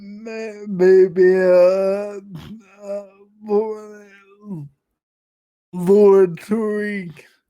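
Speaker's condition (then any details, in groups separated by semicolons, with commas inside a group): Friedreich's ataxia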